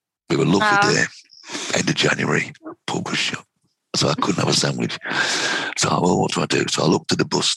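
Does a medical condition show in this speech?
Yes: vocal cord cancer, head and neck cancer, right vocal cord; right vocal cord carcinoma, stage three, 50 mm tumour, onset about 51, debulked not excised, chemoradiotherapy; normal voice kept, earlier voice croaky, weak, vanishing, breathing restricted, night choking, difficult intubation.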